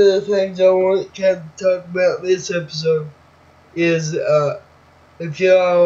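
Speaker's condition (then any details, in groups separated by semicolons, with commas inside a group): Cerebral palsy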